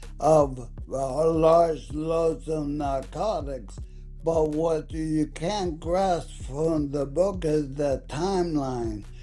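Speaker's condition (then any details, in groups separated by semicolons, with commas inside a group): ALS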